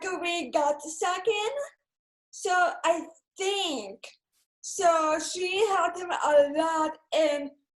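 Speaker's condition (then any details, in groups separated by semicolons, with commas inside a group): Cerebral palsy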